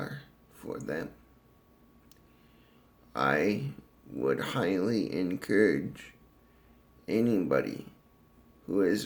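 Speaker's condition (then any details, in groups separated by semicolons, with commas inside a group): Cerebral palsy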